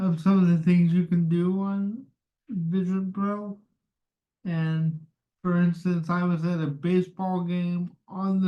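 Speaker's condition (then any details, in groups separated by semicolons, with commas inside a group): Cerebral palsy; reliable voice, uses voice control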